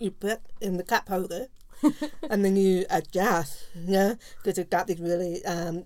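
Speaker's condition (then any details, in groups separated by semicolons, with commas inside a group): Profound deafness; no cochlear implant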